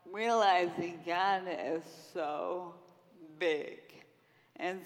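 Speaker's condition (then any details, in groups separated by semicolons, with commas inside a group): Friedreich's ataxia; over two decades since onset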